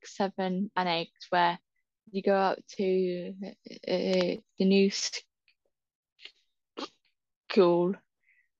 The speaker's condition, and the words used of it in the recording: Stuttering. They'd have no idea I had a stammer until I opened my mouth.